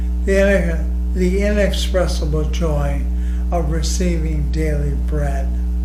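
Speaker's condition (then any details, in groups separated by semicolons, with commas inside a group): ALS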